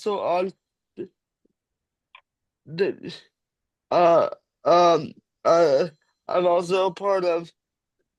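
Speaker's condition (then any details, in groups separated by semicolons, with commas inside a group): Cerebral palsy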